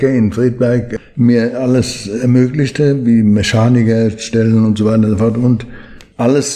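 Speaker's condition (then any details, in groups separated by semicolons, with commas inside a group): Parkinson's disease; needs much training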